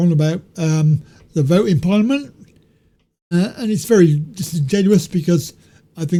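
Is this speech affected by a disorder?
Yes: cerebral palsy.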